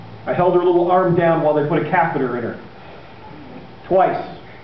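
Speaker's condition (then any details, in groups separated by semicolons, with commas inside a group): No condition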